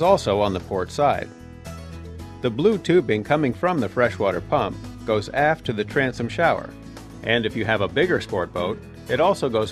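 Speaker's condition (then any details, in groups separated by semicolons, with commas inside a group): No condition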